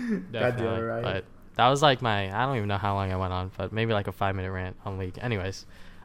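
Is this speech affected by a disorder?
No.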